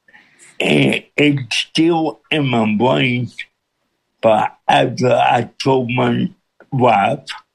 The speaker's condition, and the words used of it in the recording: Cerebral palsy. God allowed me to be born with cerebral palsy, with a speech impediment,